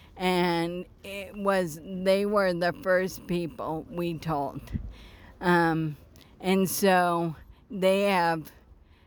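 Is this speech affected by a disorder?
Yes: ALS; ALS diagnosed about six years ago; ALS functional score started at 41, dipped to 31, now back up to 37.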